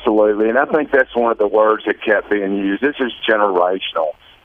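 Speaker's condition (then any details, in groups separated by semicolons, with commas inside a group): No condition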